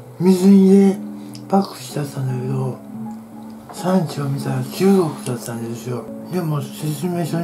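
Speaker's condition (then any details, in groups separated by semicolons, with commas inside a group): Tongue cancer, partial glossectomy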